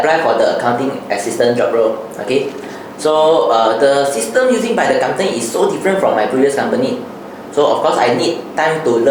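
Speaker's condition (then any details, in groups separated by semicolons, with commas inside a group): No condition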